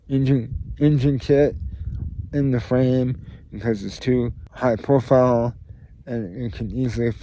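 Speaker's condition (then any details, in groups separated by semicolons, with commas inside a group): Cerebral palsy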